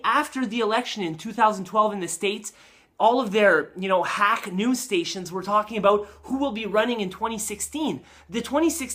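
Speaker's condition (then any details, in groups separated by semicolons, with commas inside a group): No condition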